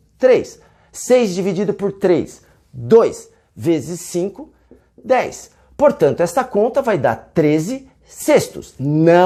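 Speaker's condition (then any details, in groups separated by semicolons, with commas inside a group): No condition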